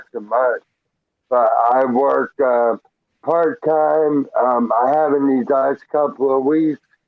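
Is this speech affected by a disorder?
Yes: traumatic brain injury.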